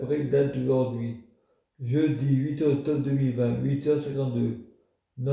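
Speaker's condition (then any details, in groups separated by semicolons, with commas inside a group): Multiple sclerosis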